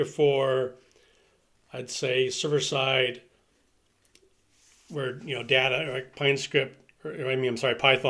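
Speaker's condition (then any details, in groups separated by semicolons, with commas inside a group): No condition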